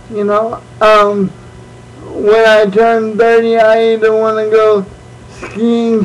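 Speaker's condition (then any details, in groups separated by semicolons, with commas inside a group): Cerebral palsy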